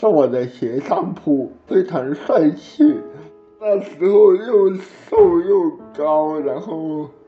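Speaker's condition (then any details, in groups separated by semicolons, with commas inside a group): Cerebral palsy; some words unclear despite great effort to speak clearly, edited for fluency, childhood drooling from delayed saliva swallowing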